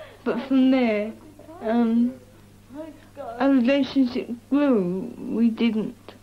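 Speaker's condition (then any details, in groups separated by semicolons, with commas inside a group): Cerebral palsy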